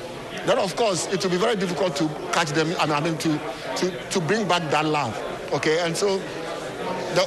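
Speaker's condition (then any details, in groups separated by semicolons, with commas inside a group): No condition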